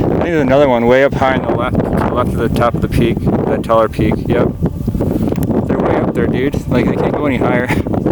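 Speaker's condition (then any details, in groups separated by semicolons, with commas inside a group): No condition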